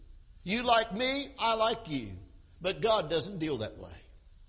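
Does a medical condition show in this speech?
No.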